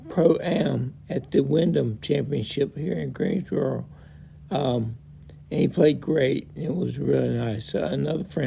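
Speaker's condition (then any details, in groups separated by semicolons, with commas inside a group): Multiple system atrophy; five years since symptom onset, progressively worse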